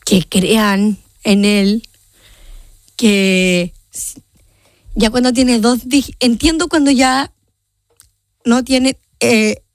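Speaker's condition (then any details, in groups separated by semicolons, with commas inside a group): Down syndrome; genetic condition, from birth, 30 years old, mother prioritized leisure over therapy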